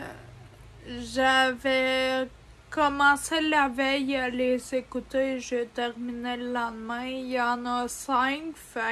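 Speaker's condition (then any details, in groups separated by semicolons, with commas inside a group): Ataxia; degenerative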